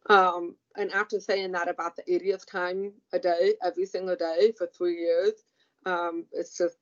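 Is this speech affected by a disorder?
Yes: profound deafness; profound deafness since age two from meningitis, about 90% hearing lost, vestibular loss, relearned walking; relearned speaking and lip reading after childhood deafness.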